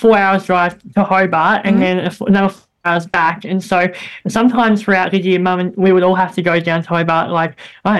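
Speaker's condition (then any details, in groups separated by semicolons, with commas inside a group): Bilateral cleft lip and palate; congenital, many operations from 3 months, hip bone graft into mouth, throat surgery, braces, low motor skills; childhood voice squeaky, very airy, nasal, speech therapy after bone graft and throat surgery, speech hindered drama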